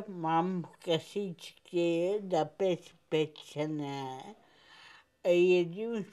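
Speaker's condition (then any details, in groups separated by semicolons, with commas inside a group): Cerebral palsy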